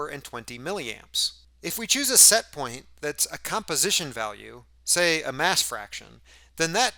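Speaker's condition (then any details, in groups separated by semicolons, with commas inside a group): No condition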